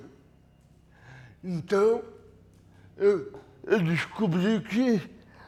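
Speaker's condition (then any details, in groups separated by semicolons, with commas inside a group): Cerebral palsy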